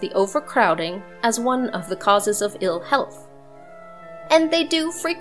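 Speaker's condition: No condition

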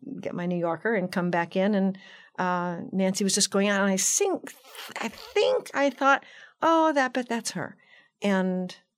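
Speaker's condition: No condition

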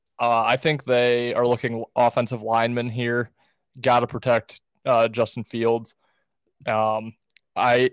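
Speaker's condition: No condition

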